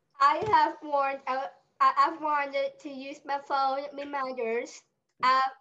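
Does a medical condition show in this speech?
Yes: Down syndrome; adult with Down syndrome.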